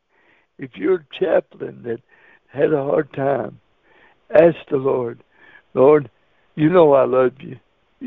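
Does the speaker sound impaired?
Yes: cerebral palsy; wheelchair user.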